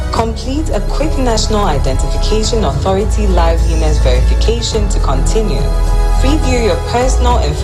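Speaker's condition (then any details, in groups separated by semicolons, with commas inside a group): No condition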